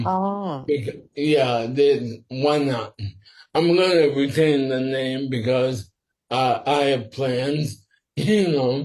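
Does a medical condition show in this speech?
Yes: sporadic ALS.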